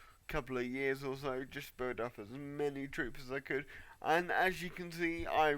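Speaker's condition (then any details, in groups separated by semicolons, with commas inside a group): Cerebral palsy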